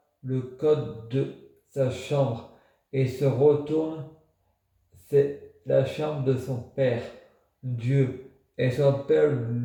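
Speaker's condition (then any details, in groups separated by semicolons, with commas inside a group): Multiple sclerosis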